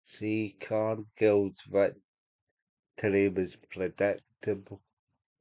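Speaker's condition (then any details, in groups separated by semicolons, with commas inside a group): Cerebral palsy; unable to walk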